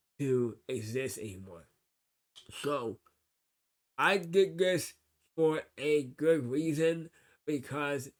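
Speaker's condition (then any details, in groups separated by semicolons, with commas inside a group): Cerebral palsy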